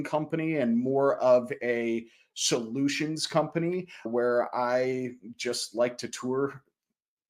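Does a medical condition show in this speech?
No.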